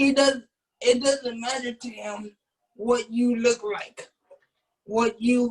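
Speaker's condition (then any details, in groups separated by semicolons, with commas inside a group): Cerebral palsy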